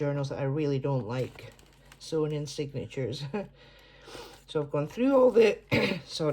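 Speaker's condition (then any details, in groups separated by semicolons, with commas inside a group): No condition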